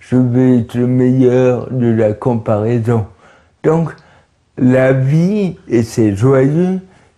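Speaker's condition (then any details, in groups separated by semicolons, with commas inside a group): Cerebral palsy; from birth, cause umbilical cord wrapped around body at birth, care facility age three for 17 years, first walked at age nine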